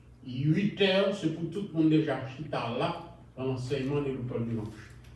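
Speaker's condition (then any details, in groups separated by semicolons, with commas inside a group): No condition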